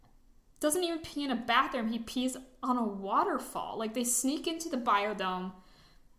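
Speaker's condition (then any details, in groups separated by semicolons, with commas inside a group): No condition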